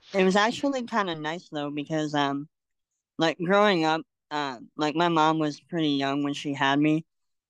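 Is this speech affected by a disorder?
Yes: cleft lip and palate; congenital.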